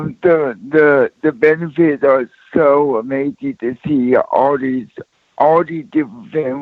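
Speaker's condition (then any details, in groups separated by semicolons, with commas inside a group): Cerebral palsy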